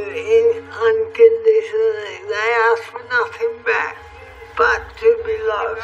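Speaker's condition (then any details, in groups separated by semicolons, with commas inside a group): Cerebral palsy; since birth, physical only, wheelchair user; speaks perfectly clearly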